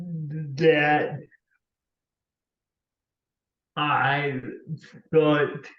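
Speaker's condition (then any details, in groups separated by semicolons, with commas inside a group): Cerebral palsy; speech impediment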